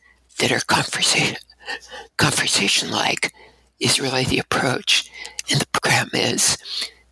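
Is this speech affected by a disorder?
Yes: abductor spasmodic dysphonia; onset Fresno State after voice loss shouting over music, student clinician therapy, two damaging surgeries; last surgery 12 years ago, significant vocal tremor since, voice better than in college; cords open involuntarily, much breathiness, staccato syllables, lengthened syllables give shaky tremor, focused speaking.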